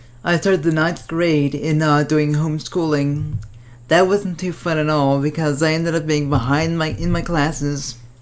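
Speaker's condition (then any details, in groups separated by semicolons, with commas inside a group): Cerebral palsy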